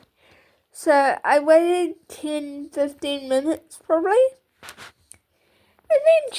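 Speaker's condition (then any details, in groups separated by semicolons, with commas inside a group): Cerebral palsy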